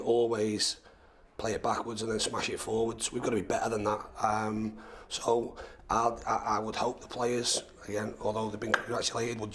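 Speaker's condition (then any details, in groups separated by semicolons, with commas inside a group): No condition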